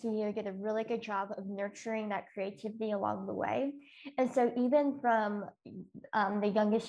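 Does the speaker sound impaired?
Yes: cleft lip and palate.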